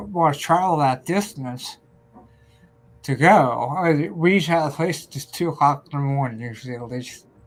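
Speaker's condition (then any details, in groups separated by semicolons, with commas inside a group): Ataxia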